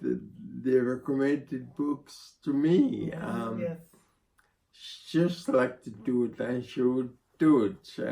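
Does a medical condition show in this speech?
Yes: spinocerebellar ataxia (sca7).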